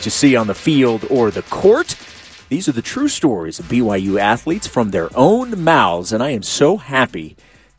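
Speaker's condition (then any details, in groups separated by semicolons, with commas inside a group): No condition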